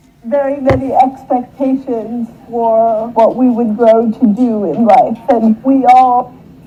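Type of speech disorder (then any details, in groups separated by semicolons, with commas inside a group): Dysarthria; cerebral palsy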